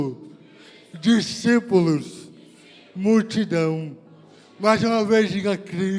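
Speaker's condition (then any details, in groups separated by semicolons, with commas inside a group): Cerebral palsy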